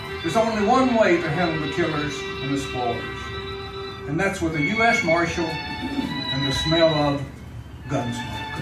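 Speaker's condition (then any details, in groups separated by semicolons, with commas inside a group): No condition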